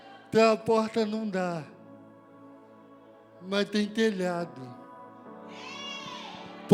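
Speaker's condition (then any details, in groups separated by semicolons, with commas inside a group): Cerebral palsy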